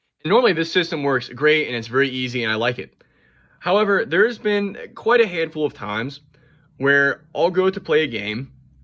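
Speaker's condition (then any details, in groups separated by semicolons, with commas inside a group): No condition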